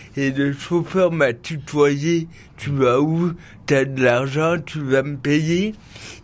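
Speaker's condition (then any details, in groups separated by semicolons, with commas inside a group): Cerebral palsy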